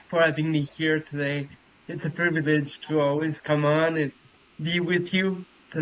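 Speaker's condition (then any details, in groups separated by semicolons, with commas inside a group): Cerebral palsy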